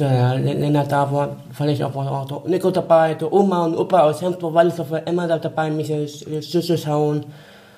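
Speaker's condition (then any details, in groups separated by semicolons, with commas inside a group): Down syndrome; developmental delay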